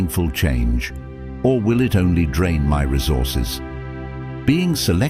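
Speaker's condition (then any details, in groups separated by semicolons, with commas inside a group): No condition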